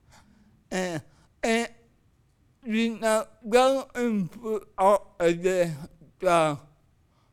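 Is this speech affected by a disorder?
Yes: cerebral palsy.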